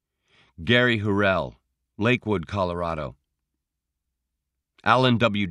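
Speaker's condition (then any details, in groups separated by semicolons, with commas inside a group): No condition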